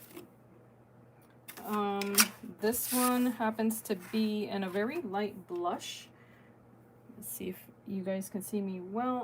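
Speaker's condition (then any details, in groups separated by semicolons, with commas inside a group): No condition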